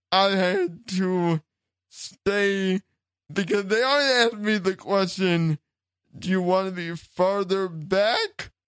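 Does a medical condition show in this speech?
Yes: cerebral palsy; since childhood, wheelchair user, chair lifted onto stage by four men.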